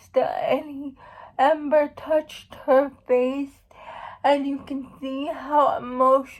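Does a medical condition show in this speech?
Yes: cerebral palsy; uses wheelchair.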